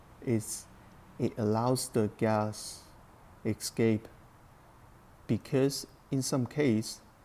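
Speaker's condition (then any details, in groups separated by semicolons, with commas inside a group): No condition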